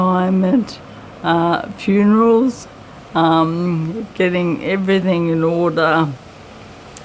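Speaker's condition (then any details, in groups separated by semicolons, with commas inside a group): MND; voice slightly raspy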